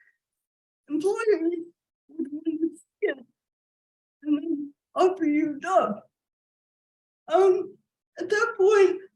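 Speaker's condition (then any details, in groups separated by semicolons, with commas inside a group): Cerebral palsy; nurse assists during recording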